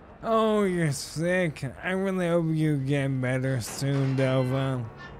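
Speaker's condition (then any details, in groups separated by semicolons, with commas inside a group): ALS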